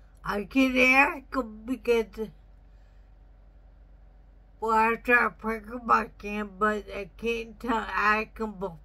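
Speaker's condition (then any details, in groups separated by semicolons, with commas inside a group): Traumatic brain injury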